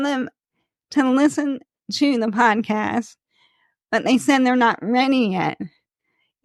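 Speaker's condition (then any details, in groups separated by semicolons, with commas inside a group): ALS; speech slightly slurred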